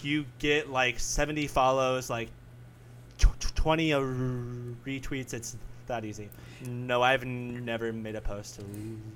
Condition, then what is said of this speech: Stuttering. Because when whenever you talk the way I do, and then some days you you would just have a bad talking day, mm.